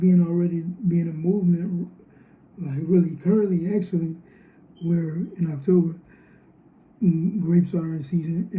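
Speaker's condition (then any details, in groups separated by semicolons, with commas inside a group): Cerebral palsy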